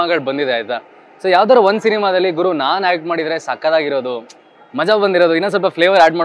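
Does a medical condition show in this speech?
No.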